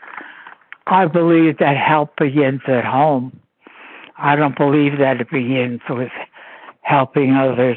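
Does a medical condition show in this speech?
Yes: Parkinson's disease; wheelchair user, had a stroke; recent medication change, stroke medication at too high a dose, neurologist involved.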